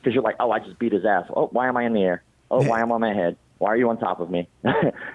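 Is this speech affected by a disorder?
Yes: cleft palate; congenital.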